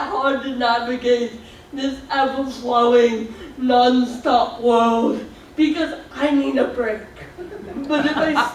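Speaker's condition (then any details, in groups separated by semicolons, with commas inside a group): Cerebral palsy; speech slightly off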